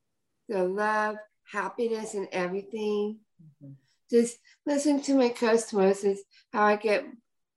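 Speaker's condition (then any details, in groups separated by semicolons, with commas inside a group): Down syndrome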